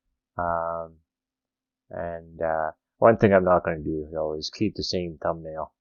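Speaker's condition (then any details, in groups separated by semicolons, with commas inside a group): No condition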